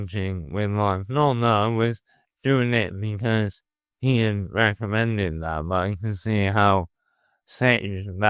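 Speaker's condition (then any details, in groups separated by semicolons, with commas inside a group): Motor neuron disease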